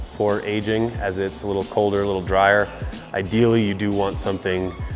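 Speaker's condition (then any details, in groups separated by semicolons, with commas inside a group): No condition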